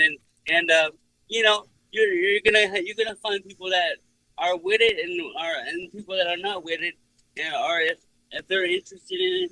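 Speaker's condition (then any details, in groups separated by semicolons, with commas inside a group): Cerebral palsy; speech unaffected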